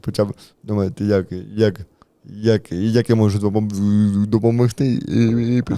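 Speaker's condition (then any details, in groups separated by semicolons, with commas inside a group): Cerebral palsy; affects movement and walking, muscle surgery; walks 10-15 km daily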